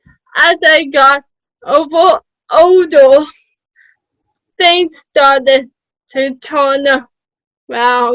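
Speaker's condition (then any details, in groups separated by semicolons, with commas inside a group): Cerebral palsy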